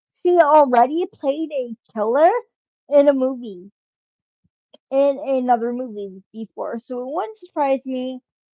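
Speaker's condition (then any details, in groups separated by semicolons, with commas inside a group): Cerebral palsy, spastic; from birth, muscle spasms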